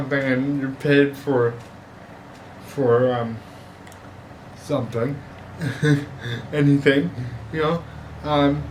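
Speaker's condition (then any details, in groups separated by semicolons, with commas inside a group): Cerebral palsy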